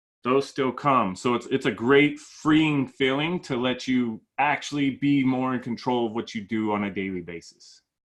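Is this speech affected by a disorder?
No.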